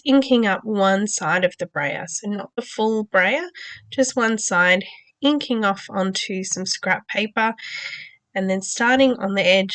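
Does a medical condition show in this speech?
No.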